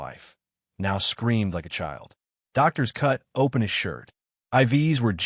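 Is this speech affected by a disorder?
No.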